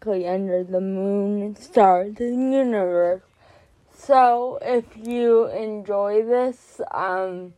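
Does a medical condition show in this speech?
Yes: cerebral palsy; age 17, cbd oil since freshman year for cerebral palsy and anxiety.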